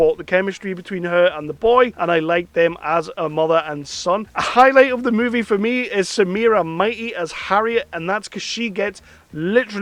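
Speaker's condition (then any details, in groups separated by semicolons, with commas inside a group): No condition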